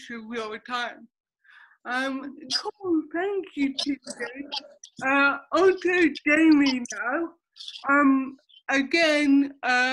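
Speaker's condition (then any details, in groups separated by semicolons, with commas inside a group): Cerebral palsy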